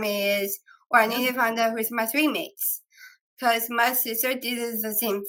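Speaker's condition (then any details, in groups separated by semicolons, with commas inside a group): Down syndrome; three copies of 21st chromosome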